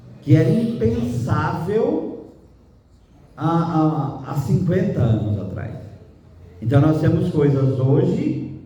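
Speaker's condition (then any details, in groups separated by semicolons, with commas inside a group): No condition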